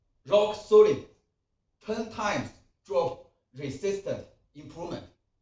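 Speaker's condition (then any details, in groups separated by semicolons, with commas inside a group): No condition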